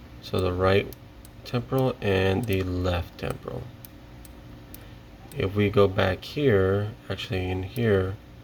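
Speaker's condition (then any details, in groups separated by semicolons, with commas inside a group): No condition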